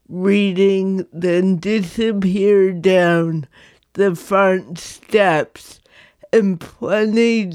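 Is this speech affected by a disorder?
Yes: cerebral palsy; not degenerative, lack of muscle control and spasticity, wears down with age, especially without yoga or exercise.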